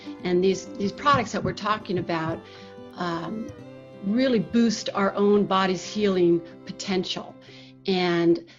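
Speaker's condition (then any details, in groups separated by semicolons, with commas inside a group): No condition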